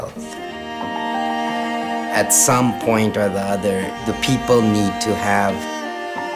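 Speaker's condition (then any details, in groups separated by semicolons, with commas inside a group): No condition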